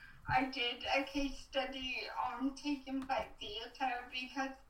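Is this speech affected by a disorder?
Yes: cerebral palsy.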